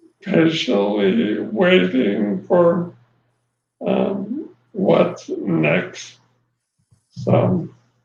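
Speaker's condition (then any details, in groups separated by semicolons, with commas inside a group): ALS; voice changed early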